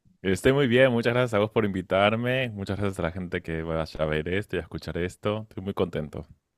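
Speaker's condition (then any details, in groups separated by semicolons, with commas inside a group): No condition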